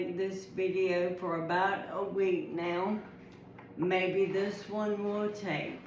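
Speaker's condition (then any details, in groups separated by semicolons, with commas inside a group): ALS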